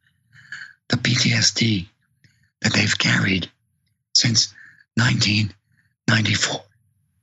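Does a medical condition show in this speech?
Yes: vocal cord paralysis.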